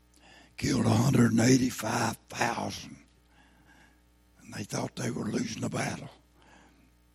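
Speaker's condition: Throat cancer, lost vocal cord

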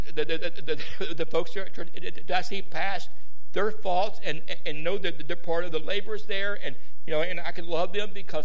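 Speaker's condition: Stuttering; stutter as usual way of talking, recent neck surgery; throat may get scratchy during talk, Halls lozenges at hand; worse when unwell, mistaken for stroke by Life Squad paramedics; repeated sounds, prolonged sounds

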